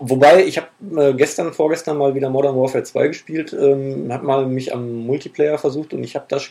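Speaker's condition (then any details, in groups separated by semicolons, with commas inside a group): No condition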